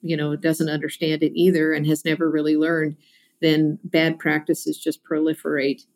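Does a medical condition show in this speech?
No.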